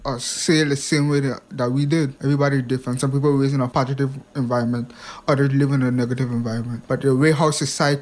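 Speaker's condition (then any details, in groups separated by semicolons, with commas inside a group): Hearing impairment; past speech impediment; past speech impediment improved with much practice, listening needs much focus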